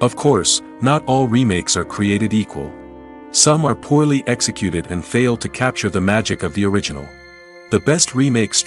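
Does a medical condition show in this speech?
No.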